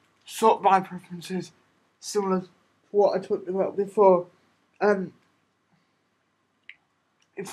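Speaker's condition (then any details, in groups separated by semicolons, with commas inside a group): Cerebral palsy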